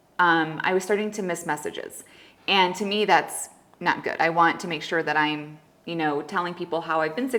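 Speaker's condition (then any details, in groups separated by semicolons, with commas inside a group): No condition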